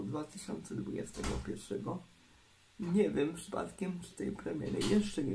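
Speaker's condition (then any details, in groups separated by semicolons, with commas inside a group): Cerebral palsy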